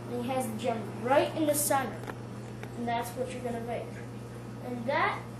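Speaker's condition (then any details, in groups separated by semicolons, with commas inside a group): No condition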